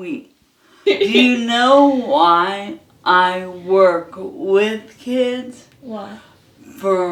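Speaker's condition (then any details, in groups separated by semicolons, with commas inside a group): ALS; hand onset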